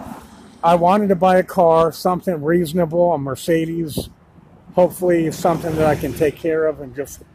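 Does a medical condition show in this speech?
No.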